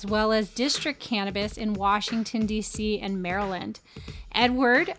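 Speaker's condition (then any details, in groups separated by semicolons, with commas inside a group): No condition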